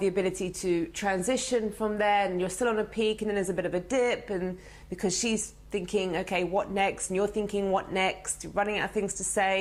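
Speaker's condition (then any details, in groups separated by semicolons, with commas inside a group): No condition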